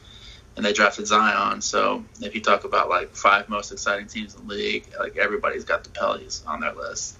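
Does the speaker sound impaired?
No.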